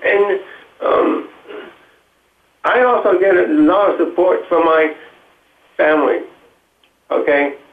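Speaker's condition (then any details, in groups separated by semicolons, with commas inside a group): Parkinson's disease; Parkinson's diagnosed five years ago, stutter since at least college years; very painful, frustrating, attacks jaw and hands, physical therapy with Kevin Linde, exercise bike, swimming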